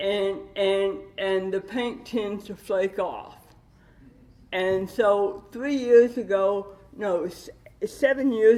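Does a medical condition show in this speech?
Yes: cerebral palsy with dystonia.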